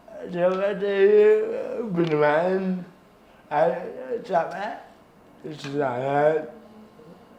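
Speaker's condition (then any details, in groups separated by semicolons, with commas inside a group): Cerebral palsy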